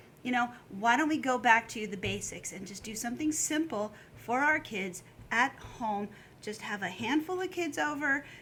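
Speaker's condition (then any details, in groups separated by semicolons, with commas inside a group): No condition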